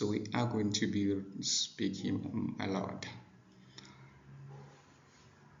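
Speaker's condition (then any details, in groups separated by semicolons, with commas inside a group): No condition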